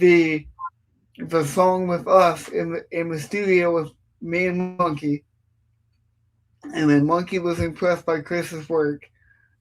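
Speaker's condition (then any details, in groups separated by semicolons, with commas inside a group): Cerebral palsy; affects speech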